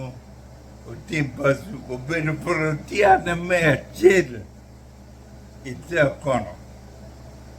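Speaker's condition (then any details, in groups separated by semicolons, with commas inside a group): Neurological disease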